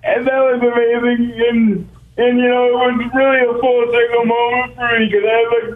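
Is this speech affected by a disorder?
Yes: cerebral palsy; brain-muscle disconnect, must consciously control walking, breathing, hand placement; own training plan for Ironman competition in Kona.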